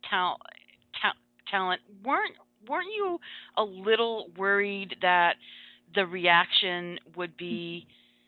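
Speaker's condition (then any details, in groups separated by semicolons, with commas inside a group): Stuttering; rarely stutters on own name; audible stutters during recording, including a block; repeated sounds, repeated words, blocks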